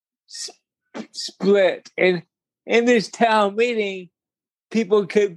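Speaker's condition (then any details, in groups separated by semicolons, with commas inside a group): Cerebral palsy; uses a wheelchair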